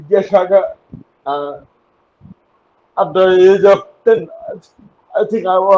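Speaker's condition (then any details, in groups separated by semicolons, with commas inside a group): Cerebral palsy; uses wheelchair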